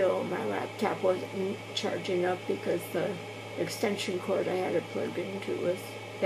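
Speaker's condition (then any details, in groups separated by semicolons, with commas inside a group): Multiple sclerosis with spasticity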